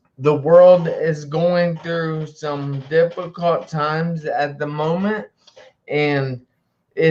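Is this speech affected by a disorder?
Yes: traumatic brain injury.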